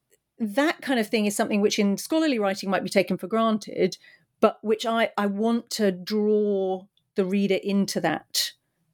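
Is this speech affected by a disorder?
No.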